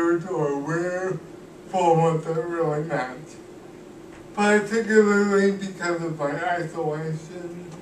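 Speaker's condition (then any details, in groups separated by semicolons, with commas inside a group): Cerebral palsy; cannot walk, uses wheelchair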